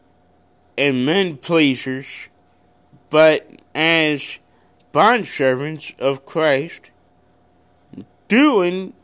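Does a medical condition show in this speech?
Yes: cerebral palsy; congenital cerebral palsy.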